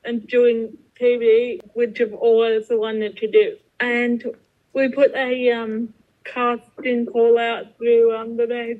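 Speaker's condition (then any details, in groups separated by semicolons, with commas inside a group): Cerebral palsy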